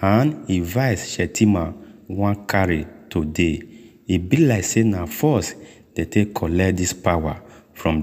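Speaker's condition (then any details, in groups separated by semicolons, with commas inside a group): No condition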